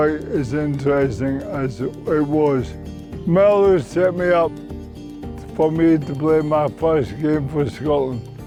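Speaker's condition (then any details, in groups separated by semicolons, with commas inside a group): Motor neurone disease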